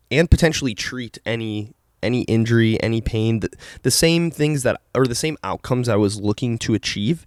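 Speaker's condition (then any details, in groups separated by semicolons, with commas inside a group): No condition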